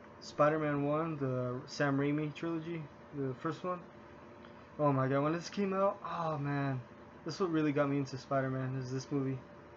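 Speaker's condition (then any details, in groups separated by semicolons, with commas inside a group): No condition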